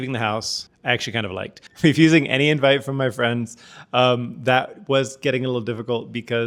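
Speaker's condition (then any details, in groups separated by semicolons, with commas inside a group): No condition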